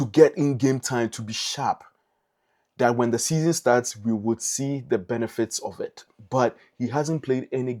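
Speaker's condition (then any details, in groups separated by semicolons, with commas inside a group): No condition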